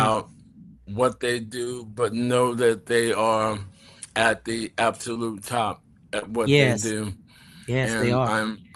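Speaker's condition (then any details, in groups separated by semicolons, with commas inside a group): ALS; bulbar onset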